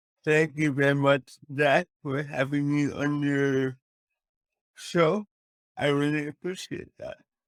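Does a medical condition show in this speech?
Yes: cerebral palsy; speech affected.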